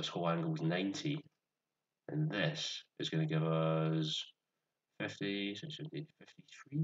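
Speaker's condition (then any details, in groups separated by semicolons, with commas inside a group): No condition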